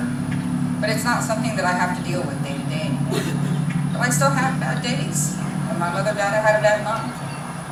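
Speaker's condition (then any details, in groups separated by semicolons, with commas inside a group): No condition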